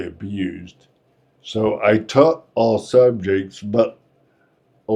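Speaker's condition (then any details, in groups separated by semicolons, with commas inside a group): Friedreich's ataxia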